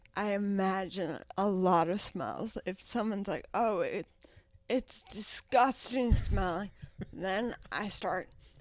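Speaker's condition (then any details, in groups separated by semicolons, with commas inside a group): Traumatic brain injury, ataxia; affects walking and speech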